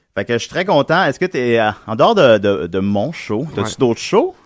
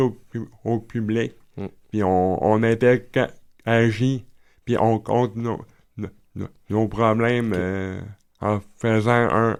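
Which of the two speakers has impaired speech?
The second: cerebral palsy; from birth, oxygen lack, legs weak, learning difficulties.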